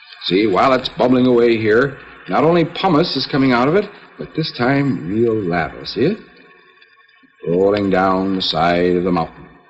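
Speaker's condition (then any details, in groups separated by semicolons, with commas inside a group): No condition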